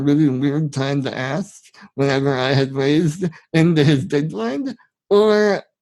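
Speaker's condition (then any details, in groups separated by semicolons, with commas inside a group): Spinal muscular atrophy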